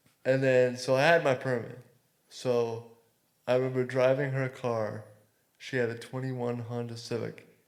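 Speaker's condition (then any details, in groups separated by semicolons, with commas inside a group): Cerebral palsy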